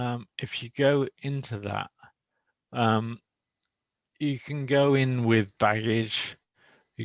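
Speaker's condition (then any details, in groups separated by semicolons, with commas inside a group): Motor neuron disease; speech a little slow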